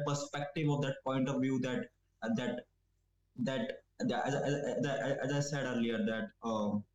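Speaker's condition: Stammering; stammering since school age; repeats initial sounds, e.g. s-s-s in start, considers self a good communicator; repeated words, prolonged sounds, blocks

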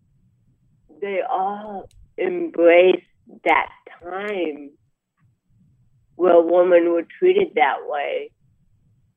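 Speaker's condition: Cerebral palsy; about 63 years old

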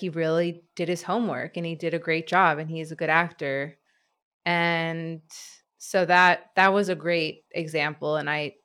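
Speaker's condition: No condition

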